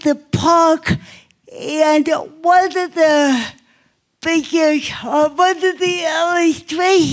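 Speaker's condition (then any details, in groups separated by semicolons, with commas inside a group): Cerebral palsy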